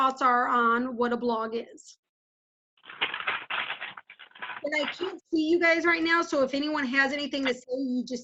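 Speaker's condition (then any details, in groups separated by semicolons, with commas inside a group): No condition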